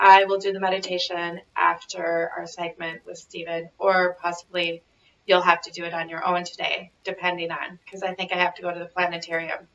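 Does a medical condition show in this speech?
No.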